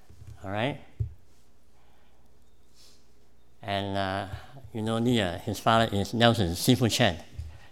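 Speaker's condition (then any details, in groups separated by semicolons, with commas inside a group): Cleft palate; congenital cleft palate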